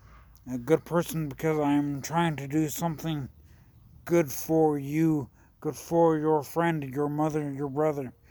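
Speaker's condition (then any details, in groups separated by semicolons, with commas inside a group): Traumatic brain injury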